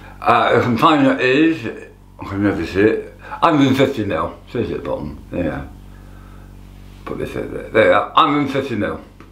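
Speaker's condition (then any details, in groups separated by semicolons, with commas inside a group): Tongue cancer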